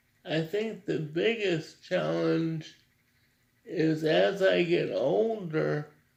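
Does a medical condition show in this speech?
Yes: cerebral palsy; wants clearer, more precise speech.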